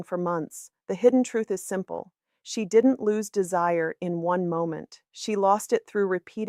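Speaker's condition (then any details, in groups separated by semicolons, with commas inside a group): No condition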